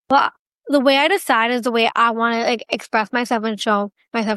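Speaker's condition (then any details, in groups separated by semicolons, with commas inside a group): Down syndrome; duplicate of the 21st chromosome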